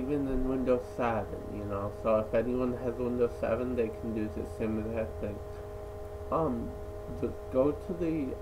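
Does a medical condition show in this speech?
Yes: cerebral palsy.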